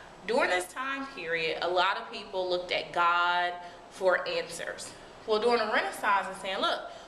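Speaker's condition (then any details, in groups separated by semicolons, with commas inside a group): No condition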